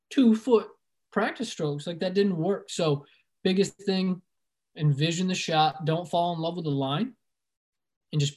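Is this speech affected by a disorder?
No.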